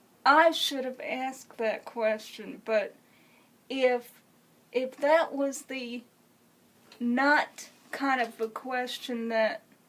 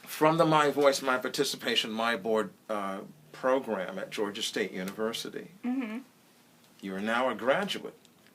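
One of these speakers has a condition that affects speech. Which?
The first: cerebral palsy; congenital, uses wheelchair.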